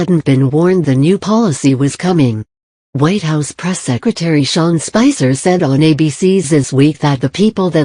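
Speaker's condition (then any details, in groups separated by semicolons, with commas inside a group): No condition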